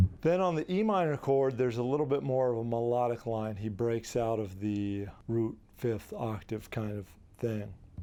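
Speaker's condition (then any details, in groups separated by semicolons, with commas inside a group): No condition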